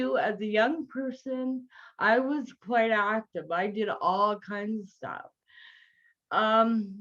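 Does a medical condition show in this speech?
Yes: cerebral palsy.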